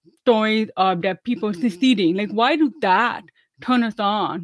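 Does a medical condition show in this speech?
Yes: deafness, meningitis-caused; deaf since age 4 from severe meningitis, relearned English and how to speak; uses hearing aids and closed captioning, not fluent in sign language; about 10 years of speech therapy, often told speaks really well for deaf person.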